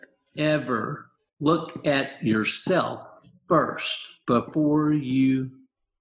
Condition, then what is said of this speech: Aphasia. I have to think of it again, and many times I can't.